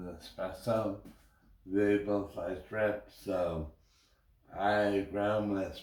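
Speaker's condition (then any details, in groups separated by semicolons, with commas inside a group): Brain injury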